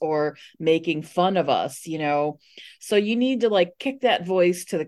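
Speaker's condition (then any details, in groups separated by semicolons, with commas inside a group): No condition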